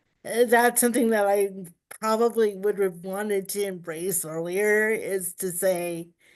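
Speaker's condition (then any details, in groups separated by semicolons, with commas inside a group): Cerebral palsy; uses power wheelchair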